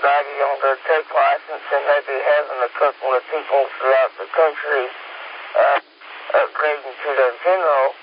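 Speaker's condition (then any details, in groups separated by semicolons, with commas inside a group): Speech impediment; some phonetic words hard to get off tongue, whiskey zulu hard, hotel alpha november easier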